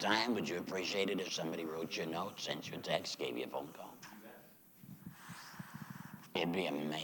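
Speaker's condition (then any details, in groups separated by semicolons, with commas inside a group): Laryngectomy; says used to serve God with voice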